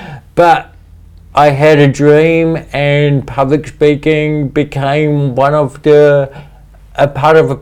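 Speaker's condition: Cerebral palsy; speech impediment, talks funny

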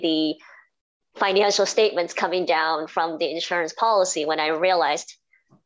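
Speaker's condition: Cleft palate and cleft lip; speech therapy as a teenager

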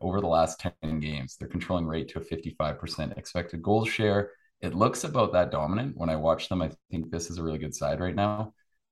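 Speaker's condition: No condition

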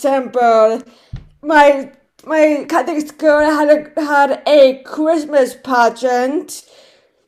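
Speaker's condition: Cerebral palsy, right side

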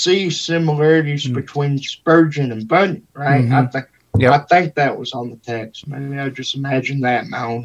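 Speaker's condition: Cerebral palsy; wheelchair user

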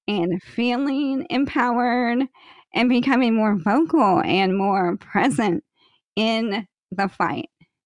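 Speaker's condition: ALS; uses amplifier when tired or in loud spaces, still speaks with own voice

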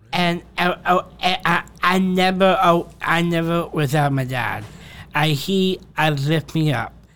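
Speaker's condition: Down syndrome; congenital

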